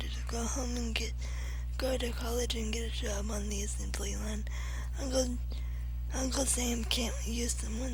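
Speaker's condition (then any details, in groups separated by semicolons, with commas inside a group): Cerebral palsy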